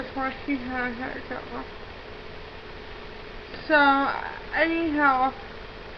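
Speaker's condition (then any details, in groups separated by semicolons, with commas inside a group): Cerebral palsy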